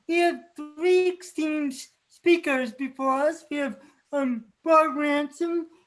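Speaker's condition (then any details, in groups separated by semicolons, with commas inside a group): Cerebral palsy; from birth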